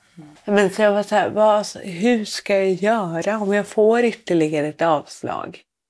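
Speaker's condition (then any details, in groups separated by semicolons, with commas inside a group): Cerebral palsy; born without heartbeat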